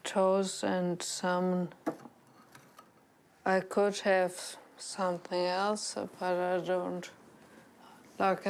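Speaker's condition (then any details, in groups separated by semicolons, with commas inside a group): Severe traumatic brain injury; right-sided ataxia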